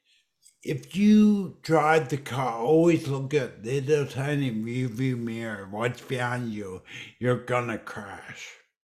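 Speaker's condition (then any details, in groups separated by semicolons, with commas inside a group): Dysarthria; speech deficit, swallow deficit interrupts speaking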